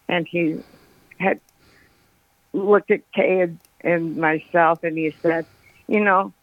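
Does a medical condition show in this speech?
Yes: Parkinson's; recent onset.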